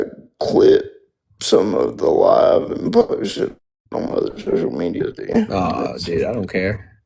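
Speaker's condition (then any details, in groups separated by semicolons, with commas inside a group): Spastic quadriplegic cerebral palsy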